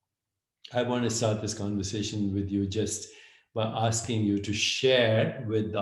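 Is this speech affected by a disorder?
No.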